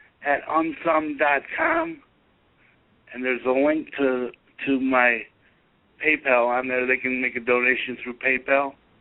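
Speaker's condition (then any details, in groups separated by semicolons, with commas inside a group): Cerebral palsy; able to speak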